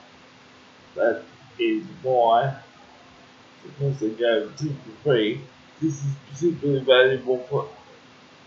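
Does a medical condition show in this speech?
Yes: cerebral palsy; uses wheelchair.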